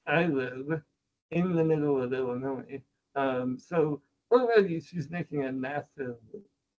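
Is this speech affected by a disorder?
Yes: spinal muscular atrophy, type 2.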